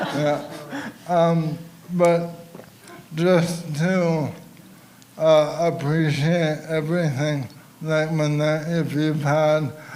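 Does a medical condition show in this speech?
Yes: ALS; uses AI voice clone, types speech, dislikes own voice.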